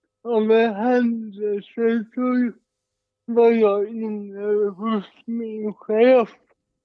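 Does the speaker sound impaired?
Yes: cerebral palsy; present from birth, brain oxygen deprivation, heart not beating at delivery, mild.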